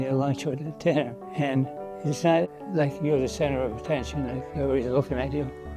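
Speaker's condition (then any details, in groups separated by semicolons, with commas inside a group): Parkinson's; onset with progressive shaking; diagnosed 10 years ago, age 74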